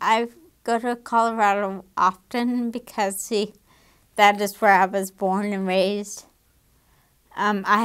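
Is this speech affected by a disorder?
Yes: damaged diaphragm.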